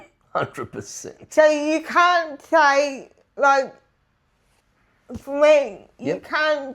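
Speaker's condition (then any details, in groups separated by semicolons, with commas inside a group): Disability affecting speech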